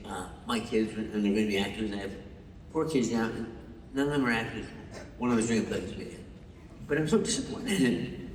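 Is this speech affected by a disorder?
Yes: Parkinson's; over seven years since diagnosis; loses train of thought mid-sentence.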